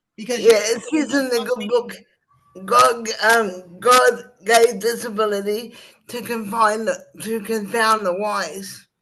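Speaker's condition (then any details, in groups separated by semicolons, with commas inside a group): Cerebral palsy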